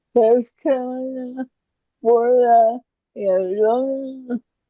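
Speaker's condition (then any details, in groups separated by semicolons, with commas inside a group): Cerebral palsy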